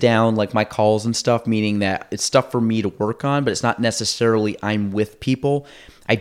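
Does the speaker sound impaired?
No.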